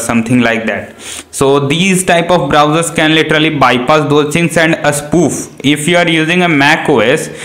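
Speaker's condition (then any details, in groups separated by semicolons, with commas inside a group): No condition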